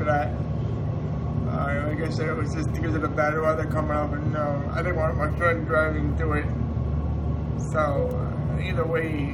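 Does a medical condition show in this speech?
Yes: cerebral palsy.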